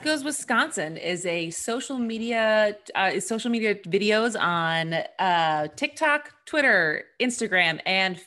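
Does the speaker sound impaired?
No.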